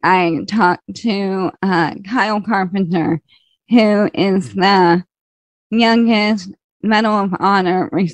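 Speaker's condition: ALS, slow progressing

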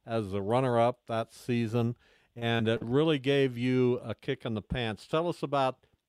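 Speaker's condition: No condition

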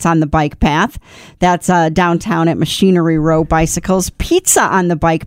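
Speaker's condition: No condition

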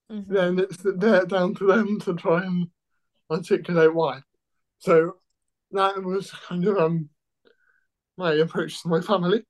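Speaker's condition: Cerebral palsy

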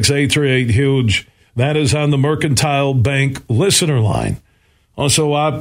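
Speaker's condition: No condition

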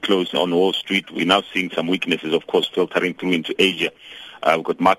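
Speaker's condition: No condition

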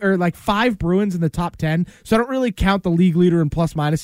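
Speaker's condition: No condition

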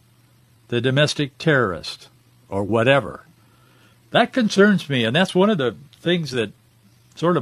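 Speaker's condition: No condition

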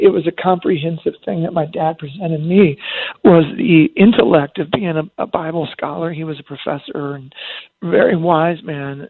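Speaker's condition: Spasmodic dysphonia; not improved

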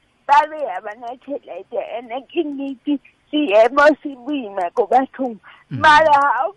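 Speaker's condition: Cerebral palsy; since childhood

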